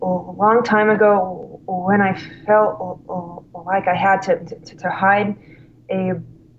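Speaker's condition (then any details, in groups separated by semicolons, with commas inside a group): Stuttering; severe stuttering at college start, fluency temporarily improved by drinking alcohol, works as school slp; stutters openly, cannot hide it, discloses stuttering to parents, feels in control; noticeable stuttering that cannot be hidden, more fluent when drinking then; repeated sounds, prolonged sounds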